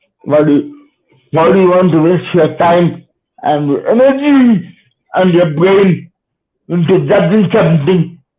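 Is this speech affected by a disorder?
Yes: cerebral palsy; spastic type.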